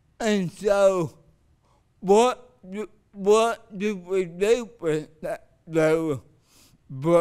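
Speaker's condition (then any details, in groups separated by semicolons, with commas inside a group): Cerebral palsy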